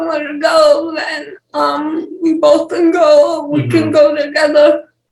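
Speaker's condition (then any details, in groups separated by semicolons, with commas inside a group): Cerebral palsy; speech issues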